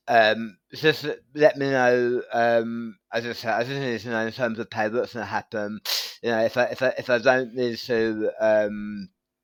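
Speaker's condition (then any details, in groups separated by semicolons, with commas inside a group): Tongue cancer surgery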